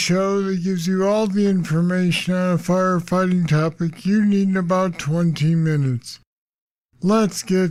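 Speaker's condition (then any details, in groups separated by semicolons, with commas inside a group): Parkinson's disease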